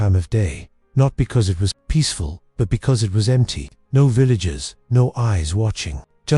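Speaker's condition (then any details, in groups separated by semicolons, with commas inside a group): No condition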